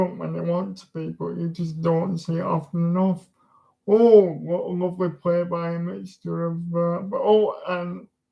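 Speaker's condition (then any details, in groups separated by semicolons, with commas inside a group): Cerebral palsy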